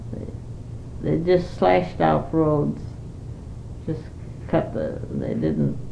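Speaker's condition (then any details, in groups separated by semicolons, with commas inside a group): Parkinson's disease; Parkinson's for 5 years, not very able to do much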